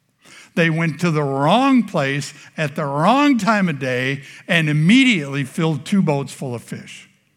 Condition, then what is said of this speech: None; typical speech.